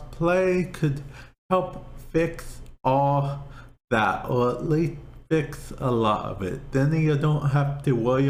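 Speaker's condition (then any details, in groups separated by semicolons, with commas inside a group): Cerebral palsy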